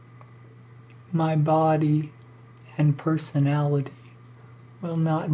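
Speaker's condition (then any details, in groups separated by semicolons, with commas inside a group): ALS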